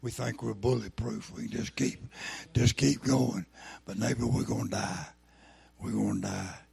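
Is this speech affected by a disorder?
Yes: throat cancer, lost vocal cord.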